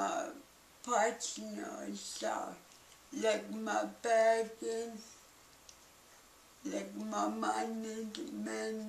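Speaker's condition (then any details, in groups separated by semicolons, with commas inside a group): Cerebral palsy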